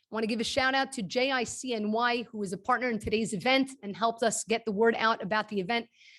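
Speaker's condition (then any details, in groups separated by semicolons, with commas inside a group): No condition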